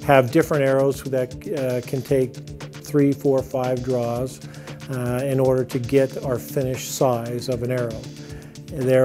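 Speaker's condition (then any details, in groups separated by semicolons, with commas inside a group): No condition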